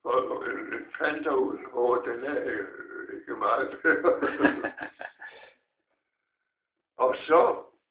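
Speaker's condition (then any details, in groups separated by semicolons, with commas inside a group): Parkinson's disease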